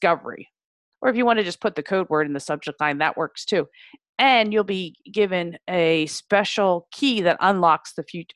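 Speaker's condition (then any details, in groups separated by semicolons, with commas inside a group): No condition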